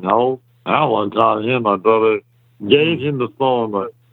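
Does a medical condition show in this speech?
Yes: muscular dystrophy; congenital, extremely rare type, exact type unknown, myotubular myopathy ruled out about 4 years ago.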